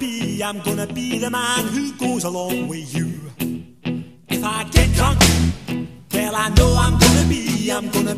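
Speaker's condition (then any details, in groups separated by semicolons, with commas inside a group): No condition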